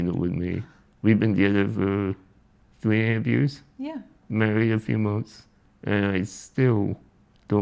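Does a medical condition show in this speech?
Yes: spinal muscular atrophy.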